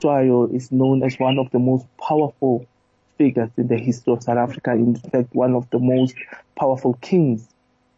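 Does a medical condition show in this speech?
No.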